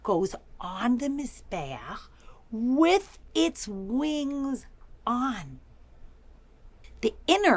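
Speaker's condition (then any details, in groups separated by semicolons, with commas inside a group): No condition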